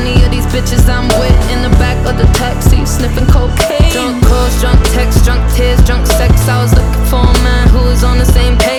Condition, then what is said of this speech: None; typical speech.